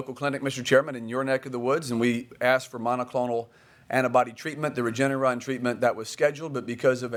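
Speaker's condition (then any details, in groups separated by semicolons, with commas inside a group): No condition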